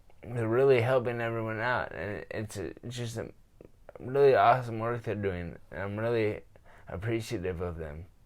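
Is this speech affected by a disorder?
Yes: traumatic brain injury.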